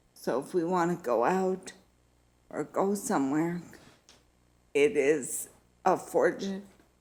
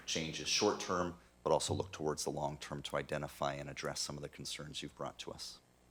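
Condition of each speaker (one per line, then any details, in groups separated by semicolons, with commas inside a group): Multiple sclerosis; needs time to get voice up
No condition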